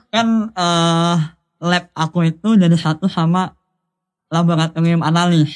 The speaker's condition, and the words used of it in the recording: Cleft palate. Maksudnya kan aku punya kekurangan sumbing ya. Kekurangannya di suara tapi ditaruhnya di customer.